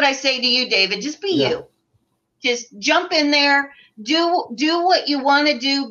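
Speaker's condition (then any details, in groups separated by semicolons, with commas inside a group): No condition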